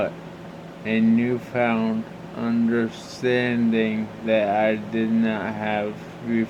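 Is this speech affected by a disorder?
Yes: brain injury (brain shearing); tracheostomy.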